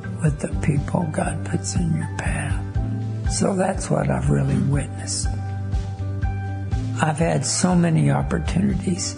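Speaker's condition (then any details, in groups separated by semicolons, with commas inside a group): ALS; wheelchair user; diagnosed 5 years ago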